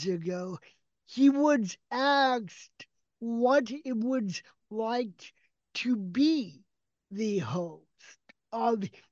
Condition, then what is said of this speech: Cerebral palsy. I heard a little bit of the CP accent in there.